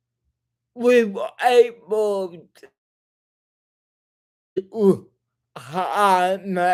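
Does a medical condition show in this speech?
Yes: cerebral palsy.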